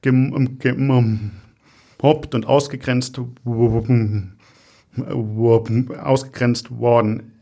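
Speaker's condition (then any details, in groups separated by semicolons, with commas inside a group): Stuttering; developmental, lifelong, possibly inherited, father stuttered, brother fluent, logopedic speech therapy, constant since second grade; frequent word and part-word repetitions, many fillers Äh, broken-off words; repeated sounds, repeated words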